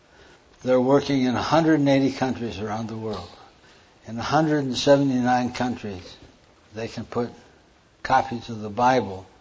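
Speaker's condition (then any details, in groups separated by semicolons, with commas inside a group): Parkinson's; hand tremor during talk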